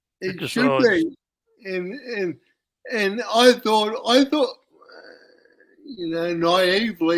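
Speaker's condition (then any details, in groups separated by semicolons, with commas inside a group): Cerebral palsy; uses wheelchair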